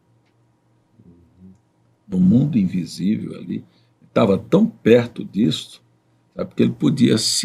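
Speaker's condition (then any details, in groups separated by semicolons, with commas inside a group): No condition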